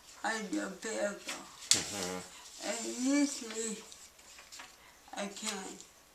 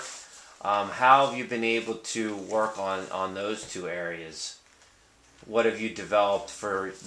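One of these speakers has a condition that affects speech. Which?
The first: cerebral palsy; cognitive rehabilitation therapy, lives independently; balance and speech most affected.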